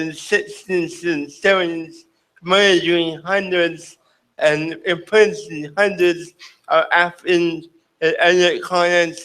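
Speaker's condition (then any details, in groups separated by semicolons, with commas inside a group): Cerebral palsy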